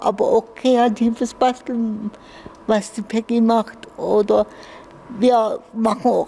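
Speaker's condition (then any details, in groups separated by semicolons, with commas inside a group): Infantile cerebral palsy; spastic cerebral palsy, infantile brain damage since birth, cramping, limitations in all areas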